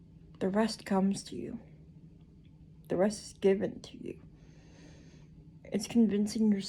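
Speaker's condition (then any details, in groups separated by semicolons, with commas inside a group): Cerebral palsy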